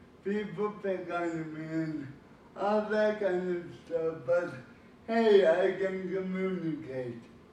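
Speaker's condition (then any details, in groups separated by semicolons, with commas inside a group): Cerebral palsy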